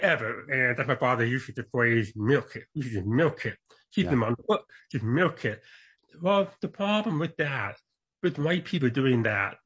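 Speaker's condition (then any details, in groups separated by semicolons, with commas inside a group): Born deaf; deaf accent, tries to speak as clearly as possible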